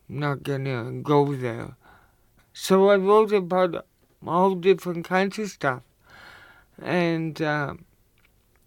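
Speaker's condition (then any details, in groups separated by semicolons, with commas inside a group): Cerebral palsy; limited coordination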